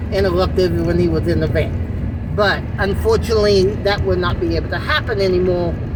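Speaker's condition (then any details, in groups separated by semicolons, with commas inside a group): No condition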